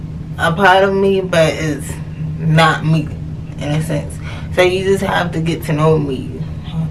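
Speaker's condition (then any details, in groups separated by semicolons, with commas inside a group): Cerebral palsy; hard of hearing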